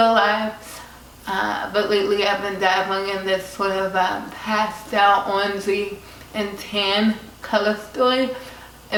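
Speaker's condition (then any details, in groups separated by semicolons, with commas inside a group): Cerebral palsy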